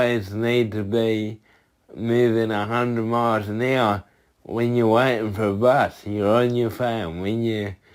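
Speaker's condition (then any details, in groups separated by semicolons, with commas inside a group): Cerebral palsy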